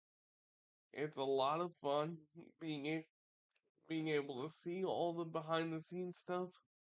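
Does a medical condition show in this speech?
Yes: cerebral palsy.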